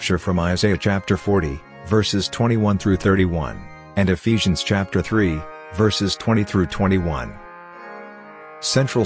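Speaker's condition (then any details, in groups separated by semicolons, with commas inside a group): No condition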